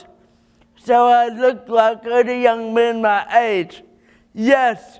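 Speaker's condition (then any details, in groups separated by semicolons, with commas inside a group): Cerebral palsy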